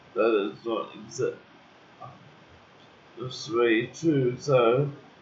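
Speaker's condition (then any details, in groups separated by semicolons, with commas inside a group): Cerebral palsy; uses wheelchair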